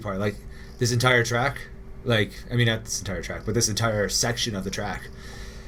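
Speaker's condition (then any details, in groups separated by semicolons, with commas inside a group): No condition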